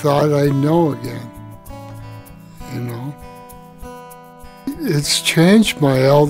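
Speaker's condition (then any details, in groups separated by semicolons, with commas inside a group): Essential tremor; deep brain stimulation, thalamus electrodes; over 50 years, worsening, medications failed, stimulator being programmed; limits speaking and drinking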